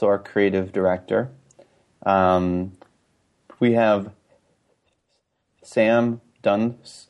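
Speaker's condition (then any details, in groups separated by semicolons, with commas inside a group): Stuttering; formerly on receiving end of stuttering support groups, NSA local chapters; talks more freely about and advertises stuttering, less ashamed since joining Stutter Social hangouts; blocks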